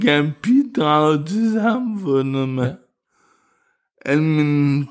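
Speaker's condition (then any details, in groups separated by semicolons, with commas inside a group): Cerebral palsy; wheelchair user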